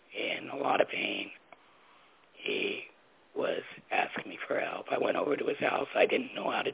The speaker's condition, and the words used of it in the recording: Laryngectomy. You know, removing that from the area is, in so many ways, on different levels, through its own repair itself and learning how to talk differently and getting used to a different tone of voice was challenging enough.